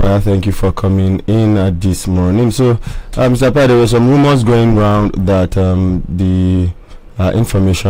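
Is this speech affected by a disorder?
No.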